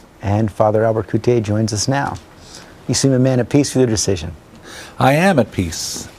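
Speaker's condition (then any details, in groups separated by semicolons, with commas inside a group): No condition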